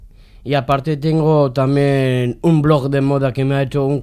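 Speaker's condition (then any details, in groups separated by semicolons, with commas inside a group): Down syndrome; genetic condition, extra chromosome in pair 21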